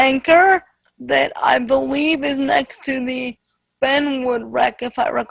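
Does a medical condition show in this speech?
Yes: spastic quadriplegic cerebral palsy.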